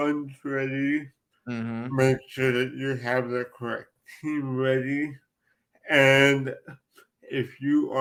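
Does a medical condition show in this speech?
Yes: cerebral palsy; cerebral palsy from birth.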